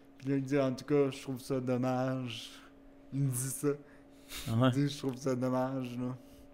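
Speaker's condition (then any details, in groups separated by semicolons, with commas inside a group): Cerebral palsy; wheelchair use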